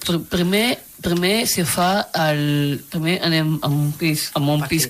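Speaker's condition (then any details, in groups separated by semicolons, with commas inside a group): Down syndrome; genetic, three copies of chromosome 21 instead of a pair, intellectual disability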